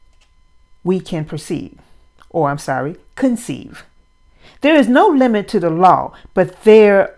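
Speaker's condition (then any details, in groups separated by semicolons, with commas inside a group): No condition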